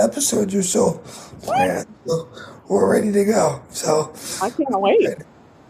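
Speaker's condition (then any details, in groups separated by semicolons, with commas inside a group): Cerebral palsy; voice audibly affected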